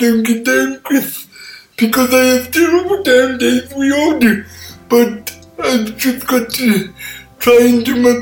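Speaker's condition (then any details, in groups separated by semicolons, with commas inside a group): Cerebral palsy; born 12 weeks premature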